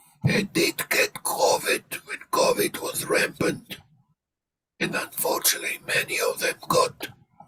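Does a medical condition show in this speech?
Yes: laryngectomy.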